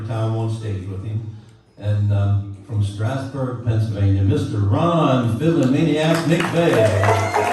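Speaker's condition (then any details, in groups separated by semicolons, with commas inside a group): No condition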